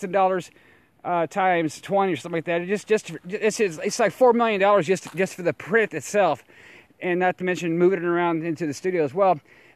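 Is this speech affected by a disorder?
No.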